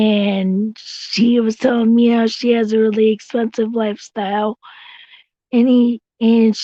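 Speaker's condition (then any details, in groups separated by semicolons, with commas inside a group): Cerebral palsy; tracheotomy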